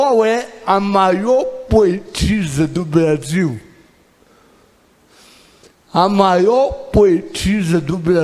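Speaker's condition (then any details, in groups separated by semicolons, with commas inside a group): Cerebral palsy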